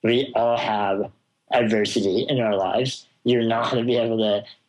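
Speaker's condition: Spinal muscular atrophy; wheelchair user, cannot move self, can be moved by others

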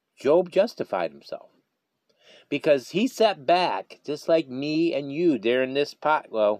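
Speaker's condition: No condition

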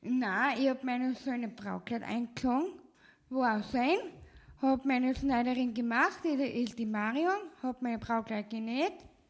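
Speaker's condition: Down syndrome, Trisomie 21; host Dominik briefly translates one of her remarks

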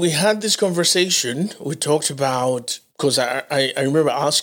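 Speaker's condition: No condition

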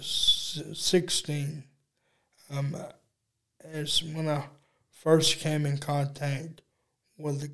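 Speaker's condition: Cerebral palsy; uses electric wheelchair

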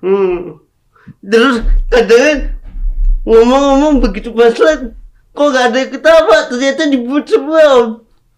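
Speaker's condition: Cerebral palsy; speaking is difficult

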